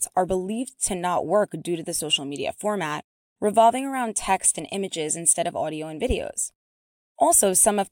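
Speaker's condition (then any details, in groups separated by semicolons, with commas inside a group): No condition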